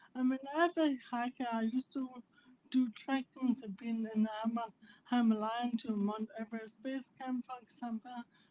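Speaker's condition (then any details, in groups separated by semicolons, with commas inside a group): Primary lateral sclerosis; spasticity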